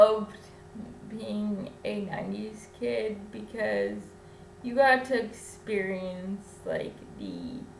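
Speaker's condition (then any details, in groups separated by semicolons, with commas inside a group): Cerebral palsy; infant ventilator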